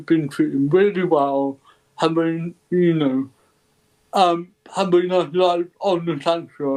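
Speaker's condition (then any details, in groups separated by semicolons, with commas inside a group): Cerebral palsy; ataxic type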